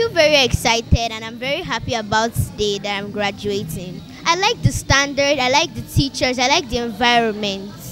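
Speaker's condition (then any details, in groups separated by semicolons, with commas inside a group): No condition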